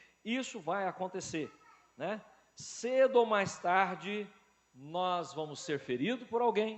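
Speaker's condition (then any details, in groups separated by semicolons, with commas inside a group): No condition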